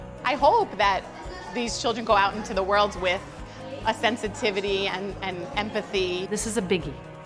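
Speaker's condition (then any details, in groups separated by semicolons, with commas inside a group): No condition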